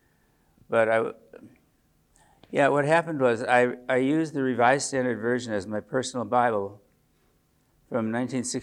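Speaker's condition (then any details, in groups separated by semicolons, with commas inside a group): Parkinson's disease; age 74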